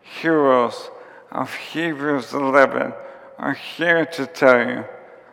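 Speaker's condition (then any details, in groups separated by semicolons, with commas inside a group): ALS; symptoms began about four years before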